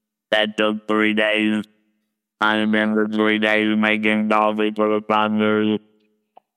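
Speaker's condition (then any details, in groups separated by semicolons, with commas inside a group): Laryngectomy; wand not hard to learn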